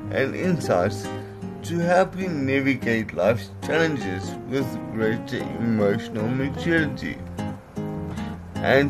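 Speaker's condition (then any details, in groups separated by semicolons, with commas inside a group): Myasthenia gravis; autoimmune, diagnosed later in life, fatigable muscles incl. breathing, past emergency breathing crises, uses oxygen machine; on medication, regular checkups, breathing mostly controlled, occasional breathlessness, cold air eases breathing; some words unpronounceable when mouth tires, runs out of breath, sits still briefly to recover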